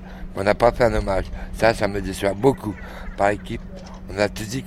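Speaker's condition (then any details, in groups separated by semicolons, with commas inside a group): Throat cancer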